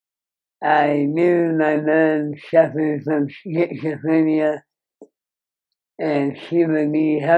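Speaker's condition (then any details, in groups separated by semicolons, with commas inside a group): Moebius syndrome; severe nerve damage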